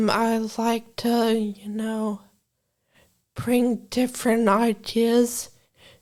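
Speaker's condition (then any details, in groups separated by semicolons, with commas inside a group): Brain injury from aneurysm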